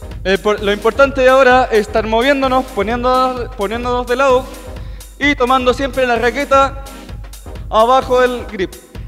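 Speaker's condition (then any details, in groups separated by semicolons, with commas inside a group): No condition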